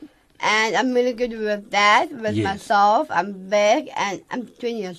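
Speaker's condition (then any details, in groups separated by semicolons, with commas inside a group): Down syndrome; age 20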